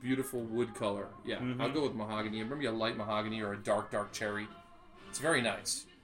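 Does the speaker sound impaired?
No.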